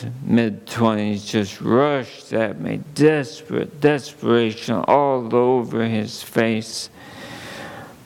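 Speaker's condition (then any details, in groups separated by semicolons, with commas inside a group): ALS; under neurologist care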